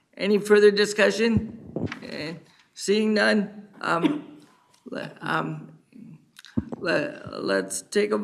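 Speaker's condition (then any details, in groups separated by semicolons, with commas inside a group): Cerebral palsy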